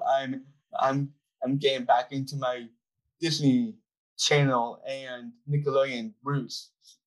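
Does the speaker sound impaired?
Yes: Down syndrome; called very articulate by host, gave TEDx talk, runs public speaking business.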